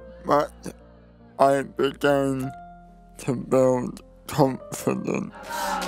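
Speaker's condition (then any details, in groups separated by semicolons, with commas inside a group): Cerebral palsy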